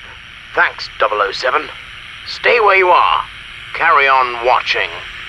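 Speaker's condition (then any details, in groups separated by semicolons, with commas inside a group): No condition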